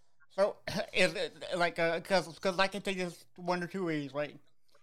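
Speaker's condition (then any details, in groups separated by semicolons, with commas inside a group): Cerebral palsy; cerebral palsy since birth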